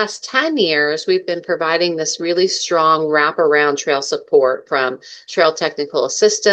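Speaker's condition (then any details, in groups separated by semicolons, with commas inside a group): No condition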